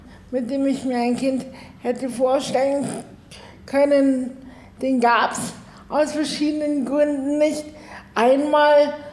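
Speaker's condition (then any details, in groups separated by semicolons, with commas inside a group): Cerebral palsy, spastic, arms and legs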